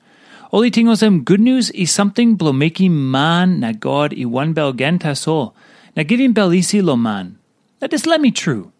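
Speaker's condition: No condition

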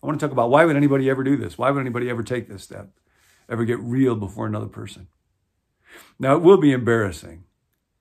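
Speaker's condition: No condition

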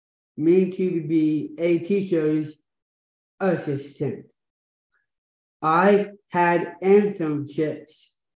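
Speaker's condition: Down syndrome

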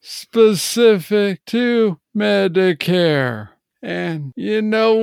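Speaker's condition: Parkinson's disease, young onset; slurred words when off

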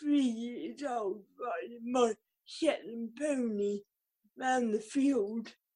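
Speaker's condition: Cerebral palsy; riding as physio from age 2

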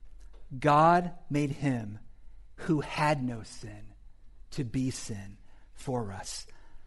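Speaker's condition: No condition

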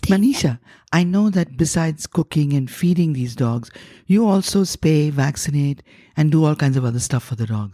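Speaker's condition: No condition

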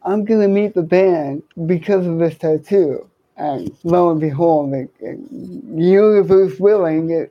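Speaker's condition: Cerebral palsy; congenital, left-sided hemiplegia, speech and coordination

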